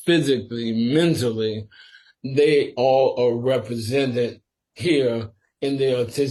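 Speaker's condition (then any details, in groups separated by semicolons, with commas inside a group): Sporadic ALS; must speak slower and carefully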